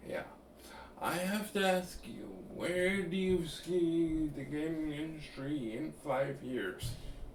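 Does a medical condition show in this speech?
Yes: cerebral palsy; limbs affected.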